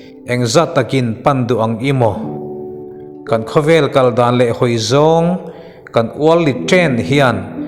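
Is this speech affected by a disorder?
No.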